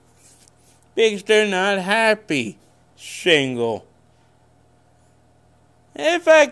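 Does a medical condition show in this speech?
Yes: cerebral palsy; congenital cerebral palsy, no known medical cause.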